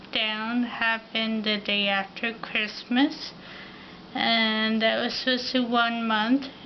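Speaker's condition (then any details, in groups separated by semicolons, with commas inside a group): Ataxia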